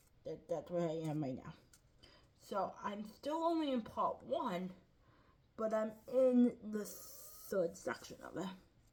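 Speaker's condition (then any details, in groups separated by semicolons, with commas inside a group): Cerebral palsy; lifelong, ankle-foot orthoses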